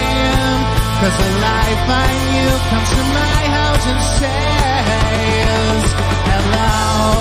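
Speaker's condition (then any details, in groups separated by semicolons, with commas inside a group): No condition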